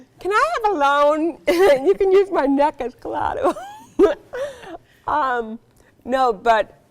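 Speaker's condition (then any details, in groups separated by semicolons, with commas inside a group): Cerebral palsy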